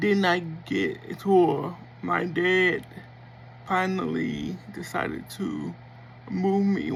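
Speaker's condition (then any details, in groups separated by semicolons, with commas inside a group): Cerebral palsy; affects motor skills and speech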